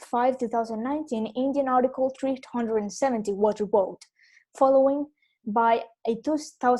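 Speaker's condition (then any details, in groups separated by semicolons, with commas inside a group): No condition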